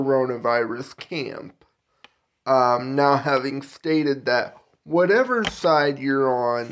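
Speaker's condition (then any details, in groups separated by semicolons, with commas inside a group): Cerebral palsy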